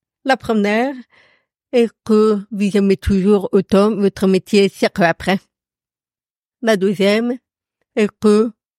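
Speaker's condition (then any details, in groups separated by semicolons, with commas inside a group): Profound congenital deafness; accent from deafness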